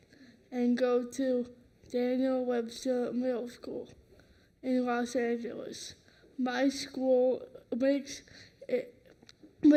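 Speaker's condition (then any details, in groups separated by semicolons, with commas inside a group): Cerebral palsy; speech affected a little, swallowing difficulty predicted at birth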